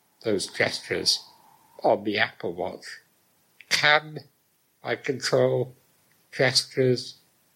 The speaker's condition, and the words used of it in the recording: Muscular dystrophy. With my disability, my voice is also weak, my breathing's weak, so I need the dictation to be as productive and accurate as